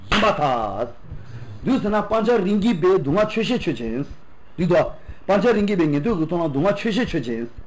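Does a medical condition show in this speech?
No.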